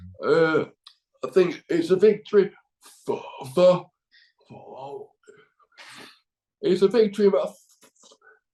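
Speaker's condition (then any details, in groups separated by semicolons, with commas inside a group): Cerebral palsy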